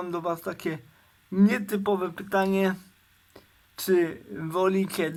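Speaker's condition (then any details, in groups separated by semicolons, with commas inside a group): Cerebral palsy; uses wheelchair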